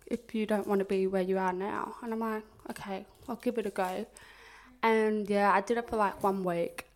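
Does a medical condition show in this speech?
Yes: profound deafness; profound deafness diagnosed at 18 months, cause unexplained, cochlear implant, saw surgeon 10 years ago, basic sign language; speech therapy in childhood, able to talk, oral communicator.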